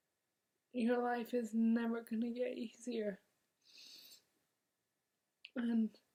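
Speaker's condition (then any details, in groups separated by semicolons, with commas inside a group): Motor neurone disease; onset in left hand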